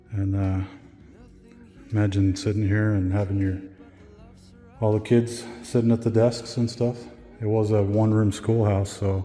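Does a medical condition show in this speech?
No.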